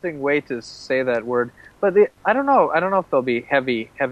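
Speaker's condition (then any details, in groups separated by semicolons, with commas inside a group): No condition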